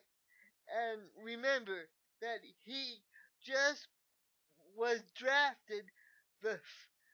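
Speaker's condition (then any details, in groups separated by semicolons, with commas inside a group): Cerebral palsy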